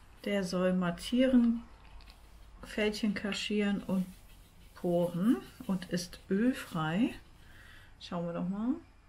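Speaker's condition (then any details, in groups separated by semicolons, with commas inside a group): No condition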